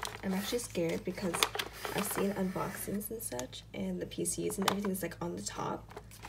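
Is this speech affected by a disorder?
No.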